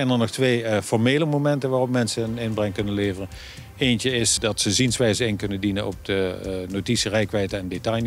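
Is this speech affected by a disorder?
No.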